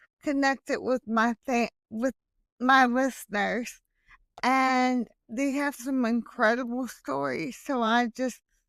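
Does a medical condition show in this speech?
Yes: hemiplegic cerebral palsy.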